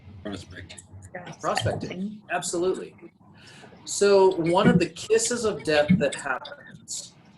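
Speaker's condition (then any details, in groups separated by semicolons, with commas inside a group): No condition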